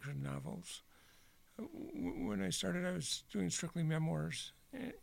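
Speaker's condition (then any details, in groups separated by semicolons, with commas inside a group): Parkinson's disease; Parkinson's disease diagnosed several years ago, terrible sleep disturbances, on disability; fingers getting clumsy, typing increasingly difficult, much time spent correcting typing mistakes; voice very bad today, stated as direct symptom of Parkinson's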